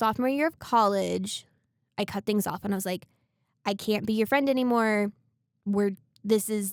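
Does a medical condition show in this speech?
No.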